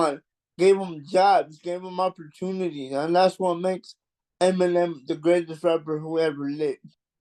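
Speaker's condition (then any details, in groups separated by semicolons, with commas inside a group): Cerebral palsy; mild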